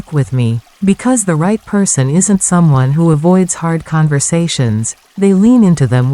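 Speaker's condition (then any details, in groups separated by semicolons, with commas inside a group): No condition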